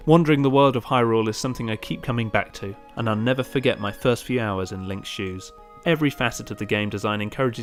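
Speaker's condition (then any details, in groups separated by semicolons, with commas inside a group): No condition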